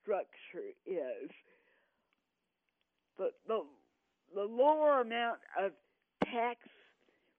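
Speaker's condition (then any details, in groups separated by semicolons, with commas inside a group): Cerebral palsy; since birth; 18 years of speech therapy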